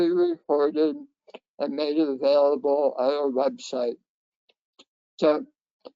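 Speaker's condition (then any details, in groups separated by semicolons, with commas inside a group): Head and neck cancer; left vagus nerve severed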